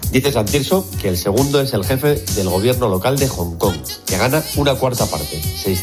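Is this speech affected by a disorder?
No.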